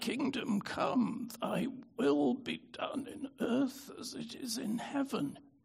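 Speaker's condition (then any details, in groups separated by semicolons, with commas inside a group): Spasmodic dystonia; brain disorder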